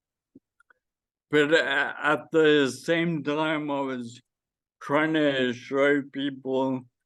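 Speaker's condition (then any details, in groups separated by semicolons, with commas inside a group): Friedreich's ataxia; does voice exercises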